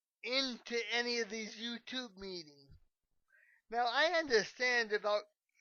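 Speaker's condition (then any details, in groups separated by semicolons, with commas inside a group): Cerebral palsy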